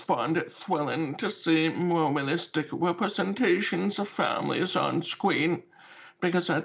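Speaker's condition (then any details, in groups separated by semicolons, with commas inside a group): Deafness with cochlear implant; brown cochlear implant on side of head, once damaged by water from hose and repaired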